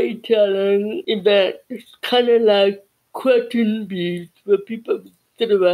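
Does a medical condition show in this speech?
Yes: cerebral palsy.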